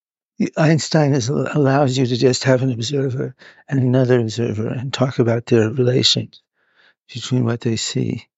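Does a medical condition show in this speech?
Yes: Parkinson's; must move about during interview, reports not feeling very well.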